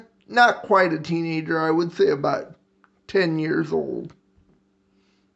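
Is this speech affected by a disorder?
Yes: cerebral palsy.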